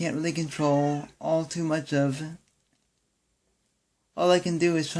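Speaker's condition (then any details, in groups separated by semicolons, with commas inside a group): Cerebral palsy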